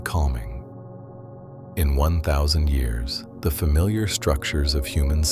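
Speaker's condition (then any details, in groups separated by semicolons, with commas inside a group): No condition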